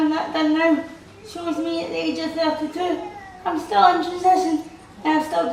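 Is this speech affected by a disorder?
Yes: cerebral palsy.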